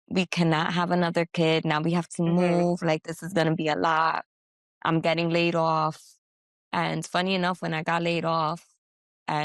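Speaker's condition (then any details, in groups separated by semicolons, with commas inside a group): No condition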